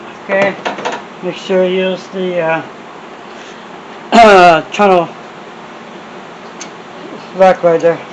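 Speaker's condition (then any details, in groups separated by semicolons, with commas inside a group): No condition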